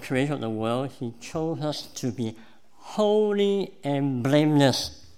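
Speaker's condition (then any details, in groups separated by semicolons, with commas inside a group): Cleft palate; present from birth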